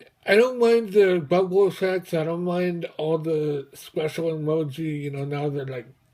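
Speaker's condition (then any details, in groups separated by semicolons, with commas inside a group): Mobius syndrome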